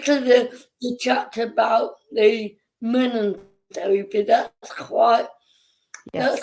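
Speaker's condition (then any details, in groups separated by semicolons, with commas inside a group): Cerebral palsy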